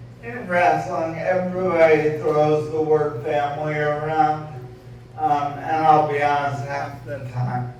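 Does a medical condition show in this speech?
Yes: ALS; voice sounds impaired.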